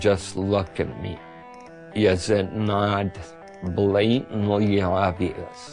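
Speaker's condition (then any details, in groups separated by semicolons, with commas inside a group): Multiple sclerosis; after smoking marijuana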